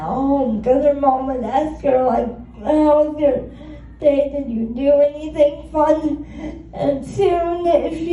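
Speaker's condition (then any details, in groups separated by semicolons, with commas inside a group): Cerebral palsy; spastic quadriplegia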